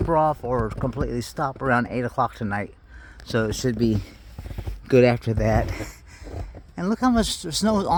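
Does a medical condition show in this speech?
No.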